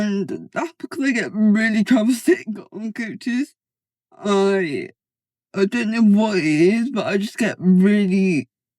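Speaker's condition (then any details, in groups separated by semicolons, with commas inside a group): Cerebral palsy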